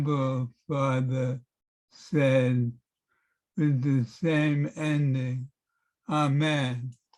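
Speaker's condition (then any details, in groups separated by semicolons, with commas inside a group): Parkinson's; affects handwriting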